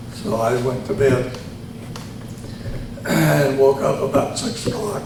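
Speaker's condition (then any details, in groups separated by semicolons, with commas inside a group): Tongue cancer surgery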